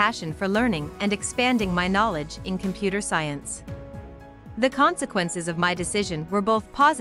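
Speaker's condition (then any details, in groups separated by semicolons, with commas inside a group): No condition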